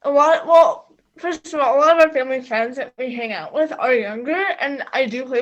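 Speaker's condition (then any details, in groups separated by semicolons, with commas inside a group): Cerebral palsy, quadriplegic; trouble articulating words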